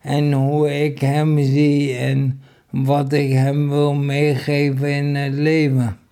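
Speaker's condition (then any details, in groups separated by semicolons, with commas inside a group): ALS; incurable muscle disease, first symptoms cramps; feels speech, swallowing and breathlessness improved on medication, speaks better than eighteen months ago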